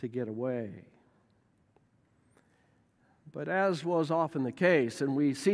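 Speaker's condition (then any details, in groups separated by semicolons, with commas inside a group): No condition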